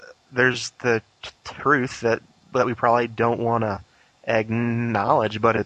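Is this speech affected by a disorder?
Yes: stuttering; long concealed before coming out about it, now openly acknowledged; here blocks.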